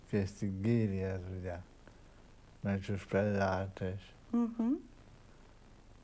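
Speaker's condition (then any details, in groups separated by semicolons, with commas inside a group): Parkinson's disease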